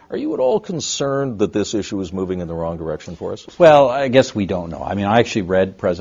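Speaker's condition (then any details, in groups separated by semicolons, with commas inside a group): No condition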